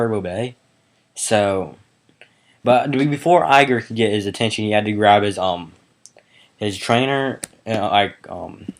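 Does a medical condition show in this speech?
No.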